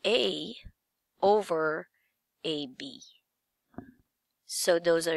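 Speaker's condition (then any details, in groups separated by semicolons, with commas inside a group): No condition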